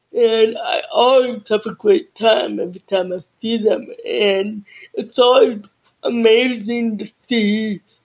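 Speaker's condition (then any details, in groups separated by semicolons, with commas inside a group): Deafness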